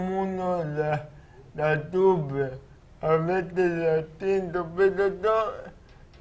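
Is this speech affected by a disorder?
Yes: cerebral palsy.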